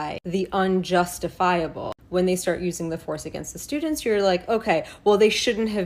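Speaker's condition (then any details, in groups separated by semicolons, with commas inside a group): No condition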